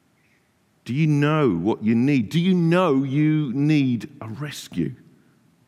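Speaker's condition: No condition

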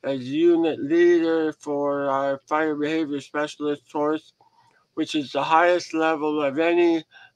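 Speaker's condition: Head and neck cancer surgery; large tumor removed from side of neck, reconstructive surgery, crooked head since; ongoing throat challenges

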